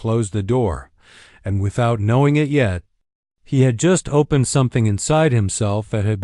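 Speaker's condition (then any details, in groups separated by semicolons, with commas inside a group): No condition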